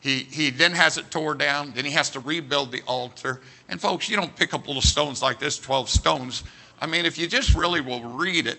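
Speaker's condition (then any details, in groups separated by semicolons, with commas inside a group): No condition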